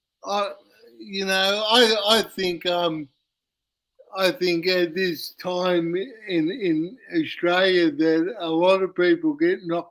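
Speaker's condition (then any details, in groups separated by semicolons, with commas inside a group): Cerebral palsy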